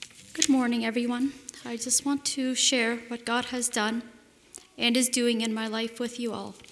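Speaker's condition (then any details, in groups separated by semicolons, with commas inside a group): No condition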